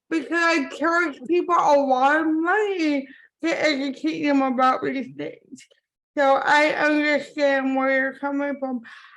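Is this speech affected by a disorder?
Yes: cerebral palsy; from birth; impaired speech.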